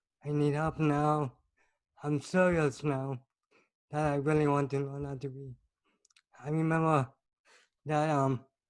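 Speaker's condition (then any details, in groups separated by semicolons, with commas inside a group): Cerebral palsy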